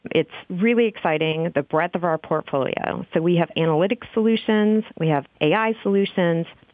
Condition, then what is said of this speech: No condition.